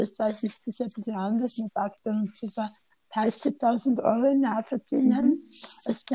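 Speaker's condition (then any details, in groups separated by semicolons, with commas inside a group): Tongue cancer surgery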